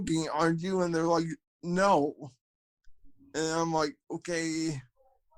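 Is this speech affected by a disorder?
Yes: cerebral palsy, spastic quadriplegia.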